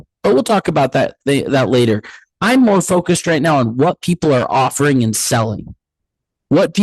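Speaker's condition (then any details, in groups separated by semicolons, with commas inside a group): No condition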